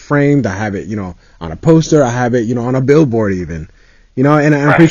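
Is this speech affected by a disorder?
No.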